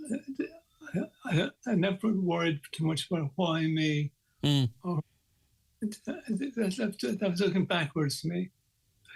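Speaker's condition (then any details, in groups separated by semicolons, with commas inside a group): Parkinson's; voice dramatically impaired, does not talk well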